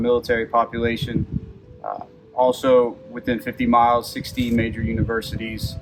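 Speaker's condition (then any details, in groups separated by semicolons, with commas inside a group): No condition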